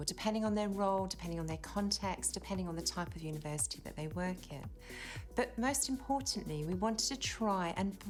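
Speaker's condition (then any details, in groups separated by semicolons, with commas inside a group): No condition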